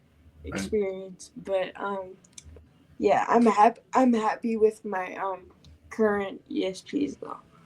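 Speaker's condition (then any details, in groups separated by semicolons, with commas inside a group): Cerebral palsy; from birth, wheelchair user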